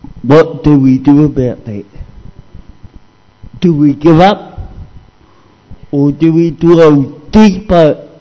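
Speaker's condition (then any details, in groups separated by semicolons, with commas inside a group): Cerebral palsy; cerebral palsy from being dropped in infancy while passed between relatives, discovered at age 2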